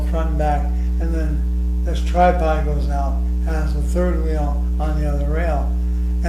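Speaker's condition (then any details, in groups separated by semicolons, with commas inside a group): ALS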